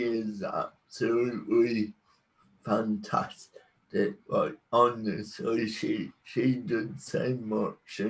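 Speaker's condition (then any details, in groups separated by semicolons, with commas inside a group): Cerebral palsy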